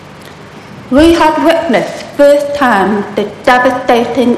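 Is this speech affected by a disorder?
Yes: profound deafness; profound deafness since early childhood, found at 2.5 years by kindergarten teachers, large hearing aids in body harness; New Zealand Sign Language interpreters in gallery during speech; without speech at 2.5 years, mother taught basic speech before school, Mary Hare School for deaf.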